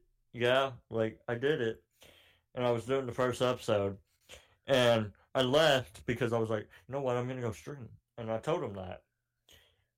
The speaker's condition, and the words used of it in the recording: Cleft palate. The medical issues where my voice is like, how do I put this? My voice sounds deeper than it actually is.